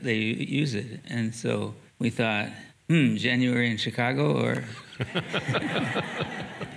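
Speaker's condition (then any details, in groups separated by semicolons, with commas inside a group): Parkinson's disease; reduced voice volume, uses classroom microphone, dictates with naturally speaking software, not standard strong dopamine medication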